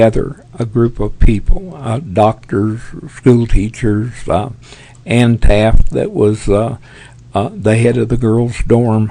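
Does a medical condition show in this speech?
Yes: Parkinson's; tremors as early symptom.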